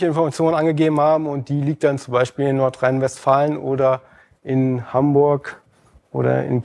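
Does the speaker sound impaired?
No.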